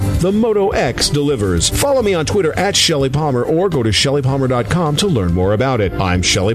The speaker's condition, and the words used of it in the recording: No condition.